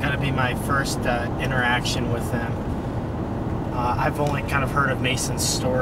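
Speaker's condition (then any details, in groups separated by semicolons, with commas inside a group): No condition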